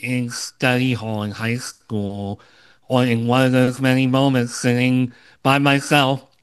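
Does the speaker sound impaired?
Yes: cleft lip and palate, Opitz G/BBB syndrome; earlier low confidence speaking and presenting, improved with podcast practice.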